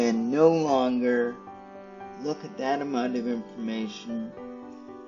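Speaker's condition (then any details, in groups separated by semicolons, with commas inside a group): Cerebral palsy; stiff muscles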